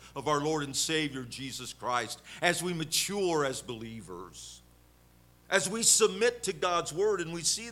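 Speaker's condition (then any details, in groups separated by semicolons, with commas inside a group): No condition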